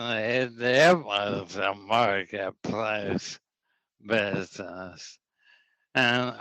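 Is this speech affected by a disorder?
Yes: ALS.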